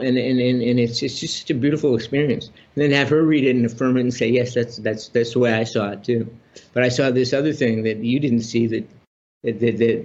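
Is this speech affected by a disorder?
Yes: Parkinson's disease; diagnosed about 30 years ago, benign spinal tumor threatening paralysis, spinal surgery 2018, relearned walking, frequent falls, broken arm; walking problems, takes Parkinson's medication; cement face, immobile face, very flat voice, emotion not audible.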